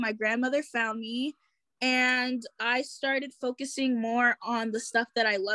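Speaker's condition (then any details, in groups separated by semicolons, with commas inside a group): No condition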